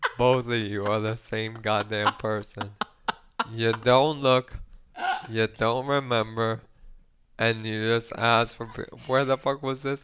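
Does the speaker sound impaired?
Yes: ALS; voice got weaker.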